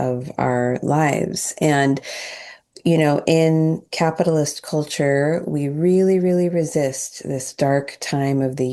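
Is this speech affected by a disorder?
No.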